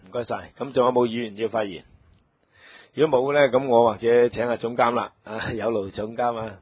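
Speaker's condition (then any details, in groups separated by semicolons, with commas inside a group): No condition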